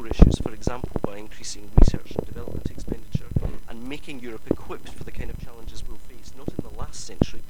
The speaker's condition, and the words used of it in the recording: No condition.